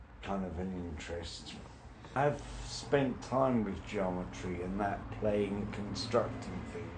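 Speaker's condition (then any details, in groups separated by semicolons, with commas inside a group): Brain injury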